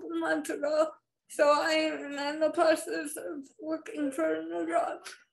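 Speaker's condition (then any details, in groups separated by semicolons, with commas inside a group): Spastic cerebral palsy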